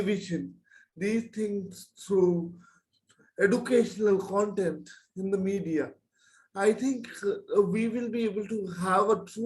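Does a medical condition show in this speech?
Yes: cerebral palsy; present from birth.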